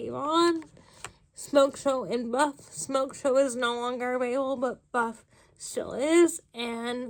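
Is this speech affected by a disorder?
Yes: cerebral palsy, spastic.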